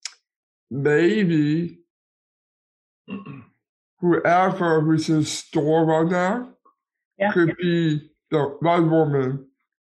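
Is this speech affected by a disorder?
Yes: Down syndrome.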